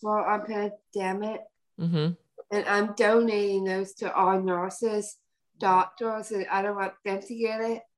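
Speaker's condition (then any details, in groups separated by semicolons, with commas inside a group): Down syndrome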